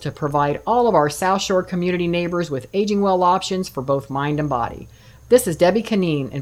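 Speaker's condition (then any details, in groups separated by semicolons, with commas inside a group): No condition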